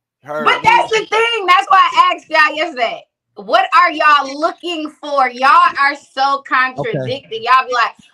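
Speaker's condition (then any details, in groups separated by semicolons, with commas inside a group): No condition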